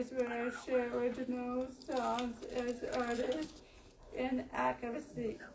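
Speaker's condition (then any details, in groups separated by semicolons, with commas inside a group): Cerebral palsy; physical disability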